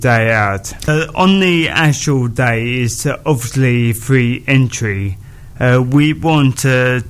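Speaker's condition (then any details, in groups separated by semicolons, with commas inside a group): Motor neurone disease; mobility impacted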